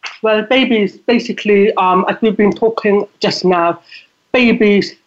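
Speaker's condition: Deafness; relies on lip reading

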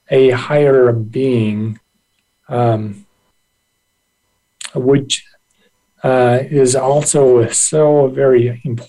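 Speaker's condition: Aphasia after stroke; initially no spoken or written language, relearned speech through therapy, still struggles a little forming words

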